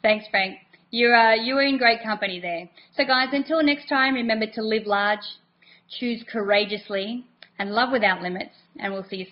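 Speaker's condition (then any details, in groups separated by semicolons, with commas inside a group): No condition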